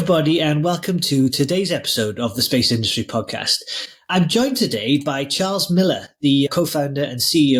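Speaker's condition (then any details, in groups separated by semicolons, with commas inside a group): No condition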